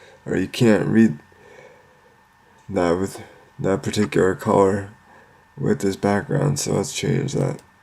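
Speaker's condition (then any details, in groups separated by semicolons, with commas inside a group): Cerebral palsy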